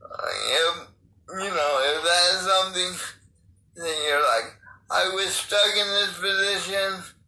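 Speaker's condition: Cerebral palsy; wheelchair user

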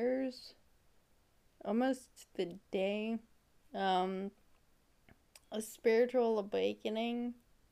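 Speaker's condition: Friedreich's ataxia; wheelchair user

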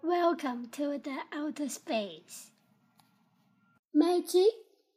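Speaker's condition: Down syndrome; developmental disability

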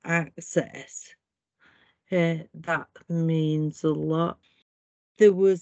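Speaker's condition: Primary lateral sclerosis; speech affected, noticed about 12 months before others noticed

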